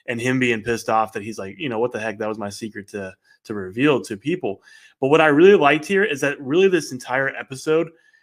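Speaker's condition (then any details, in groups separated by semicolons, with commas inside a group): No condition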